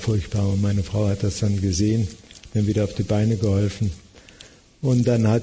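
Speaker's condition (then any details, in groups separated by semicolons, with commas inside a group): Parkinson's disease; confirmed by brain imaging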